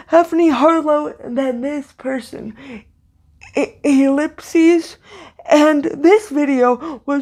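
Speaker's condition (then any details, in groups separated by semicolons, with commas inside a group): Cerebral palsy, severe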